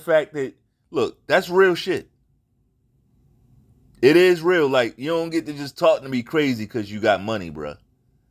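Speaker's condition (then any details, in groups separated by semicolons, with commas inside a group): No condition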